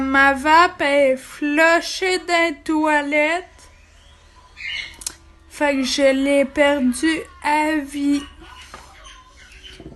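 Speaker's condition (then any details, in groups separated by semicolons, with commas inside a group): Ataxia; degenerative; physiotherapy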